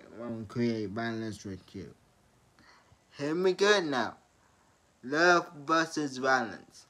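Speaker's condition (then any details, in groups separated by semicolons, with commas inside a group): Traumatic brain injury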